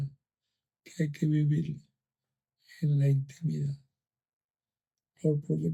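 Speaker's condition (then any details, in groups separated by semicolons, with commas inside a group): Amyotrophic lateral sclerosis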